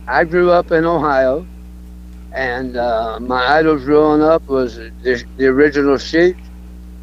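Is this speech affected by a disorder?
Yes: throat cancer; speech not the best as result of throat cancer, may sound drunk, quit podcasts over it.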